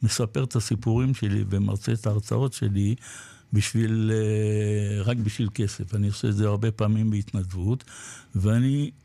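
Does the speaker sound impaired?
Yes: Parkinson's disease.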